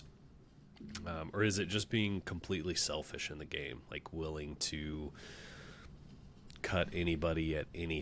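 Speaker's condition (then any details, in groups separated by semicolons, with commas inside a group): No condition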